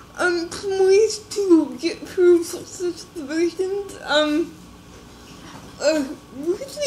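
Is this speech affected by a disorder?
Yes: cerebral palsy.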